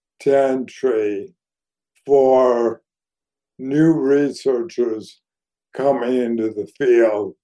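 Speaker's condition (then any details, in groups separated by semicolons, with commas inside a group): ALS; declining health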